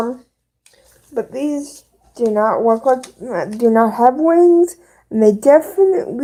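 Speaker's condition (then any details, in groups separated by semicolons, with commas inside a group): Cerebral palsy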